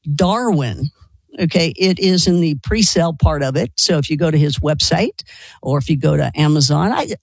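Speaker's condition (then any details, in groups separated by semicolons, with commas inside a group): No condition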